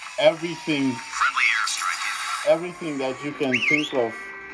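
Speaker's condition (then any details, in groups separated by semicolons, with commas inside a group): No condition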